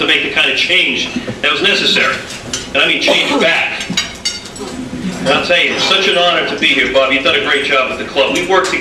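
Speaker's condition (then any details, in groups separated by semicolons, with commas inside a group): No condition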